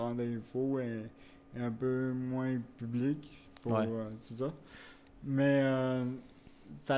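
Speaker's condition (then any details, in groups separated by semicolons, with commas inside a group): Cerebral palsy; wheelchair use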